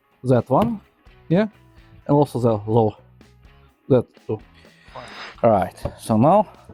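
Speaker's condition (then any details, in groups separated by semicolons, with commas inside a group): No condition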